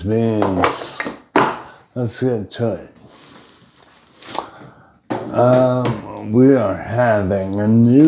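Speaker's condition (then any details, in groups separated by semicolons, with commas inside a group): Brain injury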